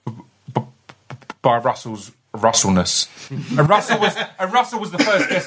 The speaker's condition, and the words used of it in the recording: Stuttering. I do that naturally with my stutter.